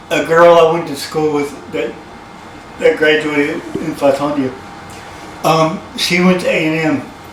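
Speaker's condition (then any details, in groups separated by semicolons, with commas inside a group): Cerebral palsy; from birth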